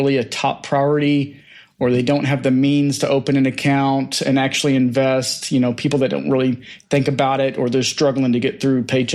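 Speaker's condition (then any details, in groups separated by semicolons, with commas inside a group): No condition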